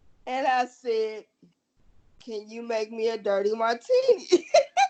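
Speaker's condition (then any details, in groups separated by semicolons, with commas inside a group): Cerebral palsy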